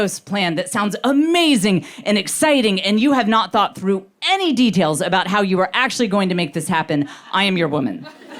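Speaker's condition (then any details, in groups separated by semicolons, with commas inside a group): No condition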